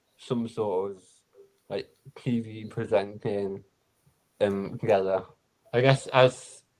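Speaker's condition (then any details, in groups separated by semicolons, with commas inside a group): Spinal muscular atrophy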